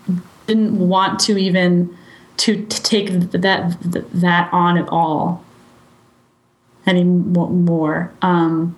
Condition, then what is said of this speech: Stuttering. I find myself letting go of the ones that call for a different and unnatural way of speaking.